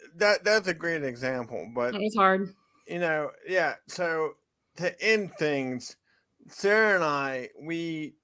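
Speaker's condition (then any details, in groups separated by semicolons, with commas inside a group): Cerebral palsy; from birth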